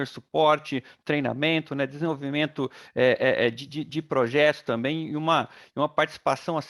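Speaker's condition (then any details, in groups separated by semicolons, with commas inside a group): No condition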